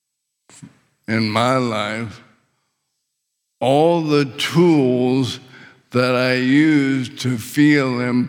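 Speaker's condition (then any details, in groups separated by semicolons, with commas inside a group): ALS; very little physical function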